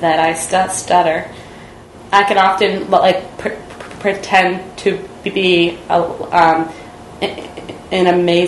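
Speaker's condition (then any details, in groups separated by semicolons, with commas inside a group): Stuttering; stuttering since childhood, speech therapy as child, therapist suggested voluntary stuttering; practising voluntary stuttering, deliberately stuttering more, not avoiding stuttering, addressing fear and shame; stutters a lot in some situations and periods, sometimes hides it by acting as listener, talkative; repeated sounds, blocks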